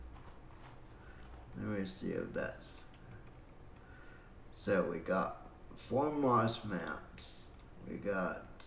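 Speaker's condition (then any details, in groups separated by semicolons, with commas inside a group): Cerebral palsy; breathing fine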